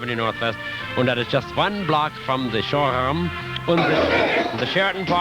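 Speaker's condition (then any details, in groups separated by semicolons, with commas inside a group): No condition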